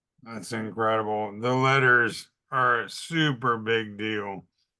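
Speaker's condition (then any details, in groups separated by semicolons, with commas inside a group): ALS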